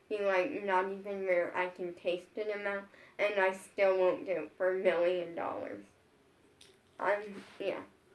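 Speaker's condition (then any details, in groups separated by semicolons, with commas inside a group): Brain injury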